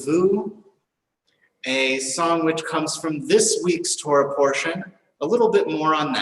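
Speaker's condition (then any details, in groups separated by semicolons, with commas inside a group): No condition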